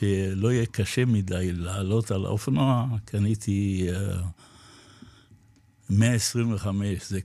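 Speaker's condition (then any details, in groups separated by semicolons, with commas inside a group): Parkinson's disease; makes body and daily life difficult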